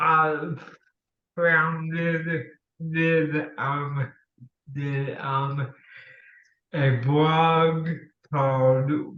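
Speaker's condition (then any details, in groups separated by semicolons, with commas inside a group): Cerebral palsy; since childhood; speech impediment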